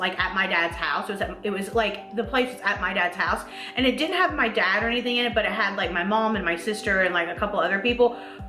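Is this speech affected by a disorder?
No.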